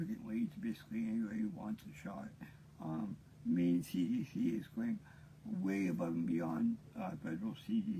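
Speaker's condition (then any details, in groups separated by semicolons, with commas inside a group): Cerebral palsy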